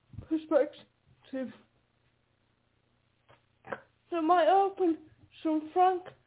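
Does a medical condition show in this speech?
Yes: quadriplegic cerebral palsy; left hand largely useless.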